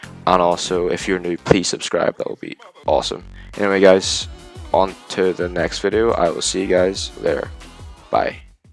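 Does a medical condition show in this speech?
No.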